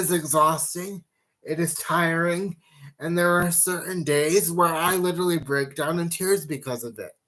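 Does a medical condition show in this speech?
Yes: cerebral palsy.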